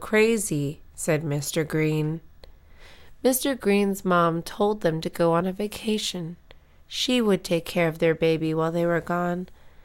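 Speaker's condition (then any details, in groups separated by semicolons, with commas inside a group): No condition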